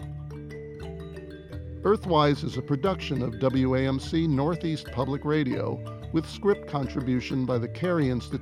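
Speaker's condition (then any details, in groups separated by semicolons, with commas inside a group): No condition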